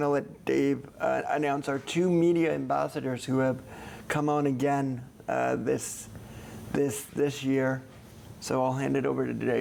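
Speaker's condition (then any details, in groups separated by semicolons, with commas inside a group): Cerebral palsy; present from birth; about 35 years since birth, never ventilated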